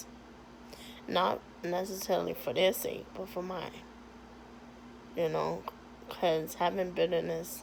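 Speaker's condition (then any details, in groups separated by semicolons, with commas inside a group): Cerebral palsy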